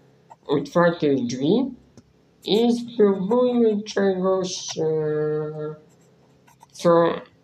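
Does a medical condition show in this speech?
Yes: spinal muscular atrophy; nervous system disease preventing muscle building, arm and leg muscle wasting.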